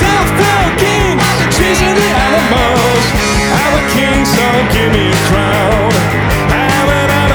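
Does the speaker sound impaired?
No.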